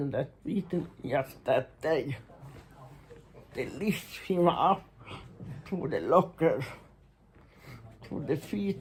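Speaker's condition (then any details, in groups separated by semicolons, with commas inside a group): Muscular Parkinson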